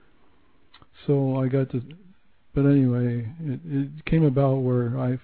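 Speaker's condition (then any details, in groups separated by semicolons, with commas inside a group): Parkinson's; low dose Mirapex, yoga, Bowen therapy, John Coleman's alternative approach, limited food intake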